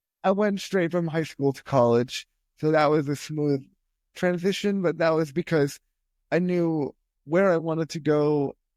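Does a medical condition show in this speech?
Yes: spastic quadriplegic cerebral palsy.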